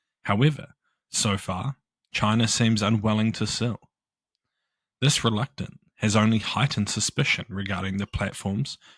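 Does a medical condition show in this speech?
No.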